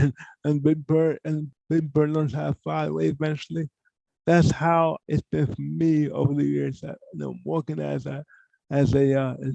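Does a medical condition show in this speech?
Yes: cerebral palsy; from birth, poor hand use.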